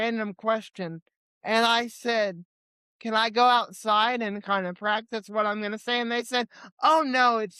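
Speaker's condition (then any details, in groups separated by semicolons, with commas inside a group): Cerebral palsy; limited mobility, legs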